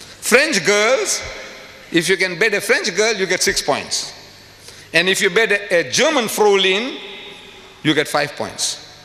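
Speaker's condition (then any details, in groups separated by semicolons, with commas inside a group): No condition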